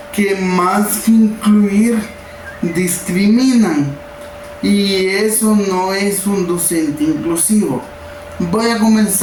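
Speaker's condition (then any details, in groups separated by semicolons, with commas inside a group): Cerebral palsy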